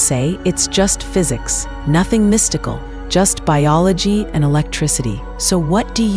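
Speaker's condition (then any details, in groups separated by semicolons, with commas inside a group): No condition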